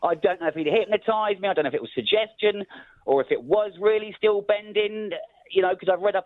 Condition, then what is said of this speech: None; typical speech.